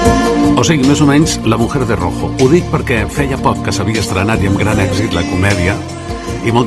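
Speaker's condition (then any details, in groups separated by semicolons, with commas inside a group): No condition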